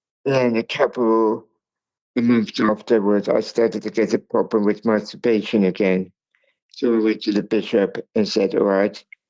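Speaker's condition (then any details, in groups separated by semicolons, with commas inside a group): Cerebral palsy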